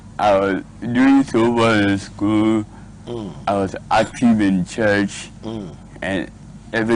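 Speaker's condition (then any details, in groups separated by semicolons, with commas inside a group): Cerebral palsy; diagnosed at age 24; speech therapy, speech improved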